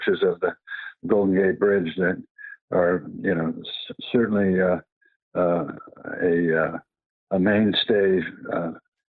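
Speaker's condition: Parkinson's; past cancer

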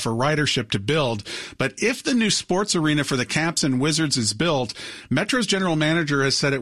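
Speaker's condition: No condition

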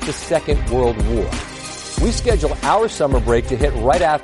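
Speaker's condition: No condition

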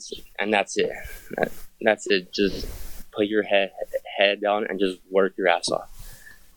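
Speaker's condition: Stuttering; onset at a young age, always a problem growing up; still stutters; repeated sounds, repeated words, prolonged sounds

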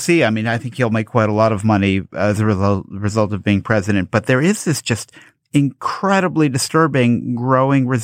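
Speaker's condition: No condition

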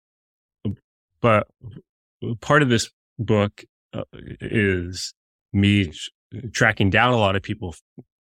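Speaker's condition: Stutter; still stutters as adult; stutters visibly and audibly; prolonged sounds, blocks

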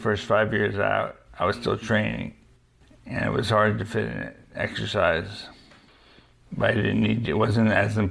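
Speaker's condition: Young-onset Parkinson's disease; diagnosed at 38, hereditary form, right-side hand weakness, freezing, 5 years medication, then deep brain stimulator; daily exercise, Peloton bike

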